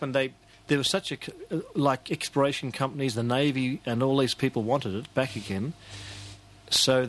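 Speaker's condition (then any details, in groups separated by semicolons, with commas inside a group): No condition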